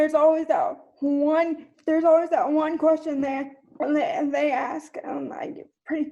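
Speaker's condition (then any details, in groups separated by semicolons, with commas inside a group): Cerebral palsy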